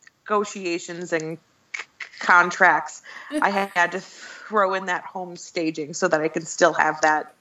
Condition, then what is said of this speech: Stuttering. It's, I do stutter on it.